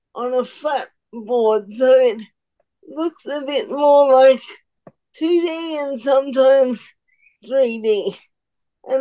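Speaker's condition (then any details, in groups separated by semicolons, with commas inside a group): Cerebral palsy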